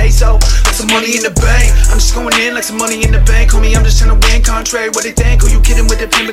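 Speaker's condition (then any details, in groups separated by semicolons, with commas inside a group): No condition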